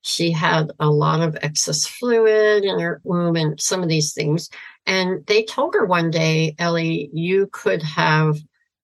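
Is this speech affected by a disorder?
Yes: severe cleft palate; congenital severe cleft, missing nose, lip, trachea and breathing problems, many surgeries incl. age 8.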